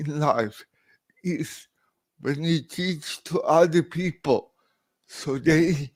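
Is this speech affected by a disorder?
Yes: cerebral palsy, severe.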